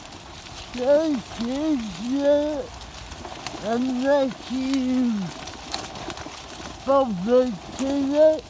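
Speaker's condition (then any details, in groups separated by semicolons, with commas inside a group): Cerebral palsy; spastic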